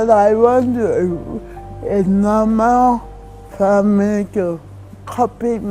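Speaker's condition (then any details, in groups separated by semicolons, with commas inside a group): Cerebral palsy; diagnosed in childhood, now in 30s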